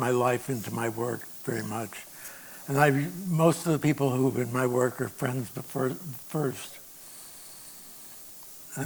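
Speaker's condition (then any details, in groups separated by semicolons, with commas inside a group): Parkinson's disease; reduced nimbleness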